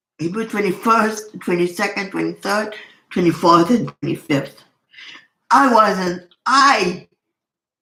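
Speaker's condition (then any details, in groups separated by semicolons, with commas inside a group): Cerebral palsy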